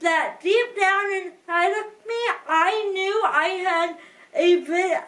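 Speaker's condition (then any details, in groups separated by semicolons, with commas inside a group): Cerebral palsy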